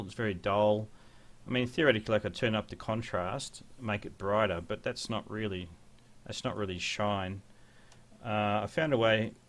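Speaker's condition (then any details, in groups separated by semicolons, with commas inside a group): No condition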